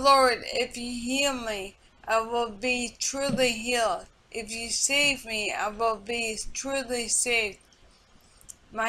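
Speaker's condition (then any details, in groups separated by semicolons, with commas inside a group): Multiple sclerosis; speech affected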